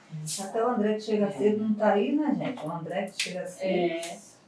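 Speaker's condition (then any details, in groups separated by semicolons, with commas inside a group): No condition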